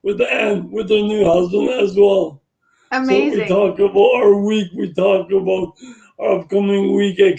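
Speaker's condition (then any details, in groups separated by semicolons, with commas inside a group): Brain injury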